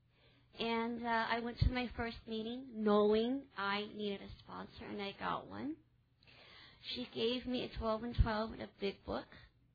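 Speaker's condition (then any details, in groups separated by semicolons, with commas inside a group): Cleft palate; congenital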